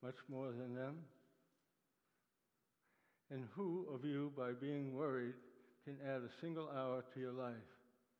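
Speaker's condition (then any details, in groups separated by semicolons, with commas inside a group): Parkinson's disease; Parkinson's attacks muscles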